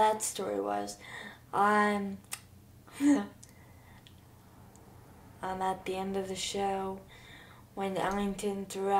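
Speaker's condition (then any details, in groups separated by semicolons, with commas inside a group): Cerebral palsy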